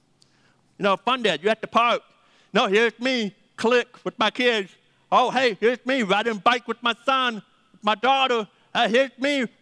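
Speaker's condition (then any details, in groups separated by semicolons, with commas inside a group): Deafness; 80% deaf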